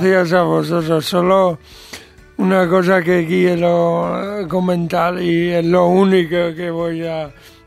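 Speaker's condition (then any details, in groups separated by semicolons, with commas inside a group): Cerebral palsy; present from birth, brain damage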